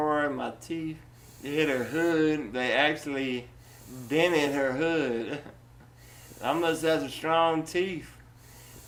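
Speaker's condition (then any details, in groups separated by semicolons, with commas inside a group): Duchenne muscular dystrophy; spinal curvature surgery, steroids when young, uses wheelchair; full-time bipap-like ventilator, steroids affected breathing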